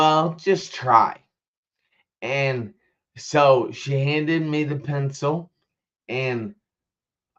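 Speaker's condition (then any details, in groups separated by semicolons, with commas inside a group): Traumatic brain injury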